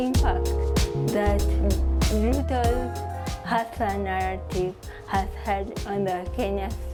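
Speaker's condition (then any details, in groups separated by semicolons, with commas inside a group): Cerebral palsy; from birth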